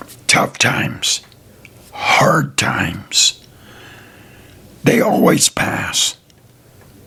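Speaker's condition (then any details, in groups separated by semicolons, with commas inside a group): Throat cancer survivor; speech altered by cancer treatment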